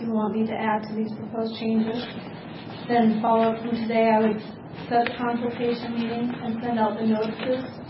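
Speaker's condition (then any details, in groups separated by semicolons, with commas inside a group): No condition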